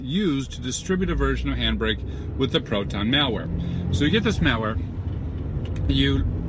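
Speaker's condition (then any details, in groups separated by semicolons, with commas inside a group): No condition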